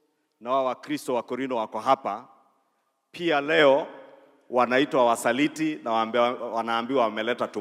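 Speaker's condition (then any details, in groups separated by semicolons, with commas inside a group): No condition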